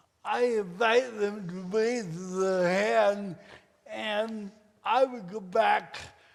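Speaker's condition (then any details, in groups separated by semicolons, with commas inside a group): Cerebral palsy; from birth, affects coordination, walking and gait; speech affected, listeners may need time to understand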